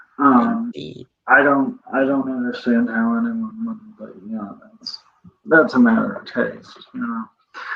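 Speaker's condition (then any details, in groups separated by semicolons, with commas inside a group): Cerebral palsy; present from birth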